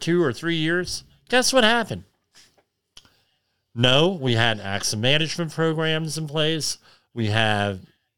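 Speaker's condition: Cleft lip and palate; has tinnitus

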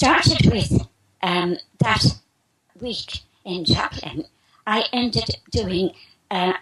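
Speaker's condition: Spasmodic dysphonia; expects to speak perfectly in a few minutes, asks hosts for healing meanwhile

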